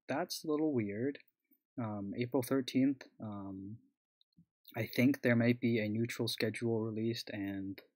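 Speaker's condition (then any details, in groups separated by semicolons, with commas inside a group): No condition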